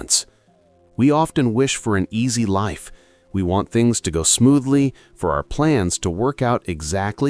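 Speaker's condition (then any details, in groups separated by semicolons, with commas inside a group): No condition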